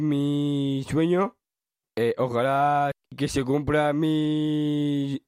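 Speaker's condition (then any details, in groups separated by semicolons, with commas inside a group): Down syndrome; 21 years old, born in cáceres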